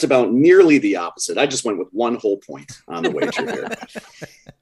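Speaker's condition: No condition

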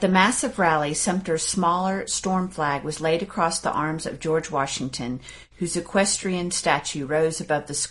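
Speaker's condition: No condition

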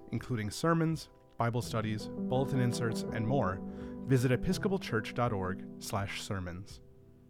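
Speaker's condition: No condition

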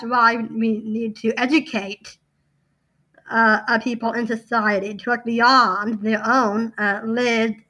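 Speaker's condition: Down syndrome

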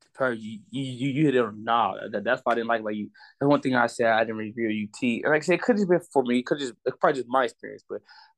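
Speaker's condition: Stuttering; stutter since earlier years, milder than in the past, declined speech class suggested by mother; still stutters, less severe than in past; less severe than before; repeated sounds, repeated words

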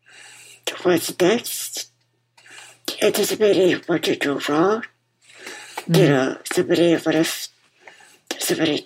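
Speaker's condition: Muscular dystrophy; diagnosed as toddler, uses wheelchair; wears bipap machine to help breathe, relies on others for most daily activities; bipap machine audible throughout conversation

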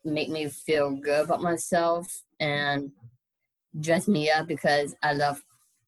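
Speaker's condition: Down syndrome; age 22

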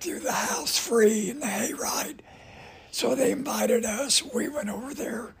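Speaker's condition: Voice damage from cancer; raspy voice

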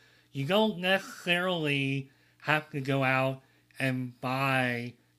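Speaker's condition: Cleft lip and palate

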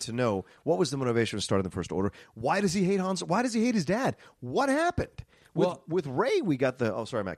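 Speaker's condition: No condition

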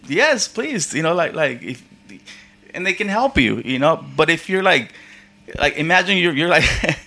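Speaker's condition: Stuttering; intermittent stutter, cause unknown, possibly tiredness or teasing, formerly avoided speaking from embarrassment; stutters at times, apologises and laughs at self to reset, stutter then goes away; repeated words, blocks

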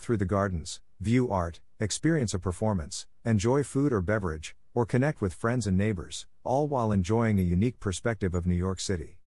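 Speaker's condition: No condition

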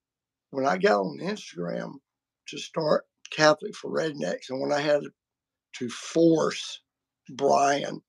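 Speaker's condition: Vocal cord surgery; multiple vocal cord surgeries

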